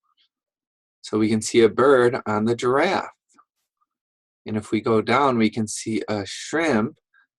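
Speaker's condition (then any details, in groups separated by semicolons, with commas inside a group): No condition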